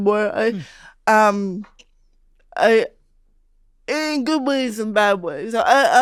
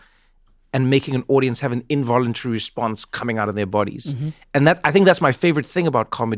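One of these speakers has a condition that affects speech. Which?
The first: cerebral palsy; present since childhood; speech sounds unusual.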